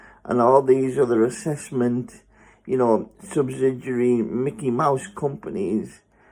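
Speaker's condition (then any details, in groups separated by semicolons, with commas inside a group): Spastic cerebral palsy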